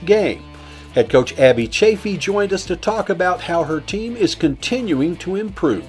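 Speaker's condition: No condition

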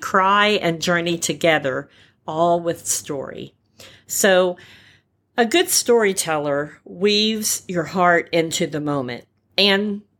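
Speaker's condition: Repaired cleft palate, cleft palate without cleft lip; only one surgery lifetime, repair looks excellent to examining doctors and dentists

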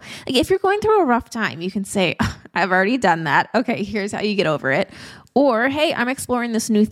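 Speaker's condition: No condition

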